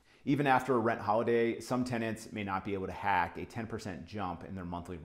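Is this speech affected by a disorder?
No.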